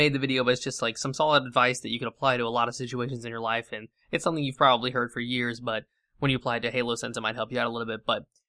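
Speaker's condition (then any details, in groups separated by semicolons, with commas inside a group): No condition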